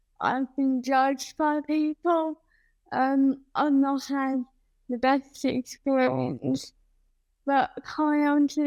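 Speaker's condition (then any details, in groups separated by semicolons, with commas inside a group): Cerebral palsy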